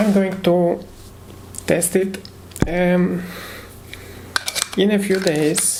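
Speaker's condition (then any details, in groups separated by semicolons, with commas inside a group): No condition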